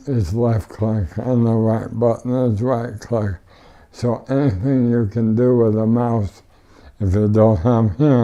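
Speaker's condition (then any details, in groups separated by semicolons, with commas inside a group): ALS; power wheelchair, no tracheostomy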